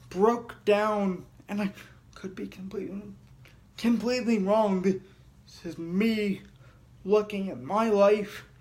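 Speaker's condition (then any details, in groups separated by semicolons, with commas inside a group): Cerebral palsy; heavily altered breathing patterns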